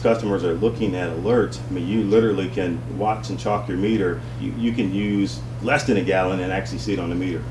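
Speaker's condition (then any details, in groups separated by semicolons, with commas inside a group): No condition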